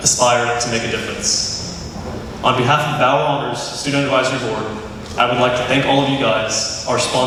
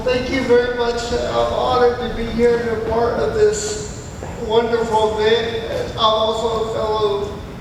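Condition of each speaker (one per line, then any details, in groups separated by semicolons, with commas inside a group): No condition
Cerebral palsy; from birth, caused by traumatic birth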